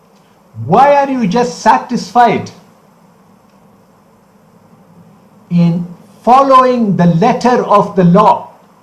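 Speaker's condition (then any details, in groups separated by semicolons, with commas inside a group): No condition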